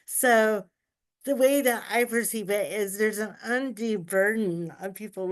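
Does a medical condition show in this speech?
Yes: cerebral palsy; uses power wheelchair.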